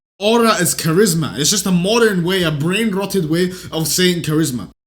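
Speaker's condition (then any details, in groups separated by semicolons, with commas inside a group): No condition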